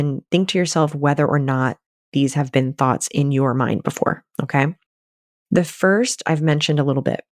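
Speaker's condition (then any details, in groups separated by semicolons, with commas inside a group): No condition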